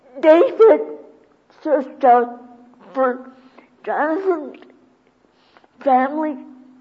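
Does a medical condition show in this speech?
Yes: cerebral palsy.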